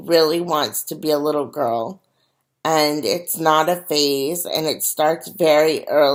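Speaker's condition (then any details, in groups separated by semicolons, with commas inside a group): Cerebral palsy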